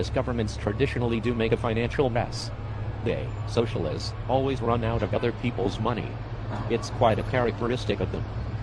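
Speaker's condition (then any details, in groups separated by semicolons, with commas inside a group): No condition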